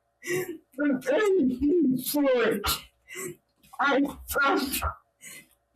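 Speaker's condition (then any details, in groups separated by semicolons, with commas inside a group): Cerebral palsy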